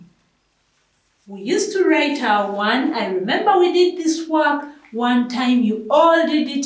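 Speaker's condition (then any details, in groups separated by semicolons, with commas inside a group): No condition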